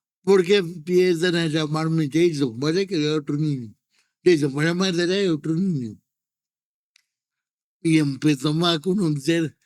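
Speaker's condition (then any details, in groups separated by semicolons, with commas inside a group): Cerebral palsy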